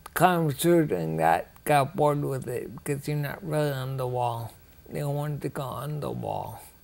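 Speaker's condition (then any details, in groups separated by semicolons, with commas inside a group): Ataxia; rare, progressive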